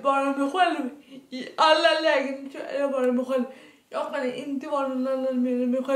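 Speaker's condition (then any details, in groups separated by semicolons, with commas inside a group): Dyskinetic cerebral palsy; dyskinetic form, severe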